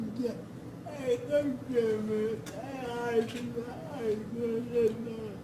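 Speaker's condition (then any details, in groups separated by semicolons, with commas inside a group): Cerebral palsy; severe, cannot walk, feed or dress self; dysarthric, reduced lung capacity, prolonged talking effortful, speech recognition failed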